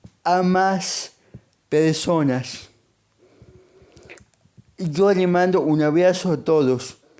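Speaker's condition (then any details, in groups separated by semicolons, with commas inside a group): Cerebral palsy; monthly medication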